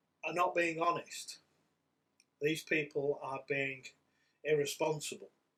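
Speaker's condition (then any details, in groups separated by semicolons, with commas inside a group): No condition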